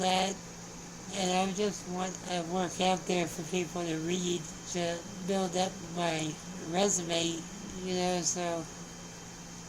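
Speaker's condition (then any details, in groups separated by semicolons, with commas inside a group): Spinal muscular atrophy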